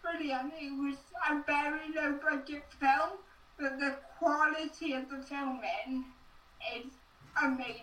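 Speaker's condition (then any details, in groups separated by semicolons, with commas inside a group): Cerebral palsy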